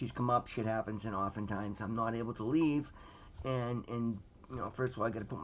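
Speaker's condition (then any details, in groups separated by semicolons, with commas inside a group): No condition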